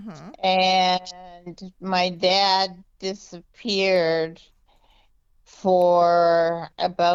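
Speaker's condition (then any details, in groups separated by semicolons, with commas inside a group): Multiple sclerosis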